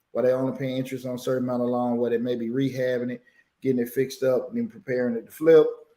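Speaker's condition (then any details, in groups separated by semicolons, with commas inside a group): No condition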